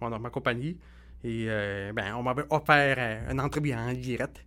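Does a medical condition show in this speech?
Yes: profound deafness; congenital profound deafness, hearing aids from early childhood, early delay, cochlear implant very late at age 11; uses cochlear implant, lip reads to confirm messages, prefers FaceTime over phone, struggles in group conversation; articulation may differ from hearing speakers.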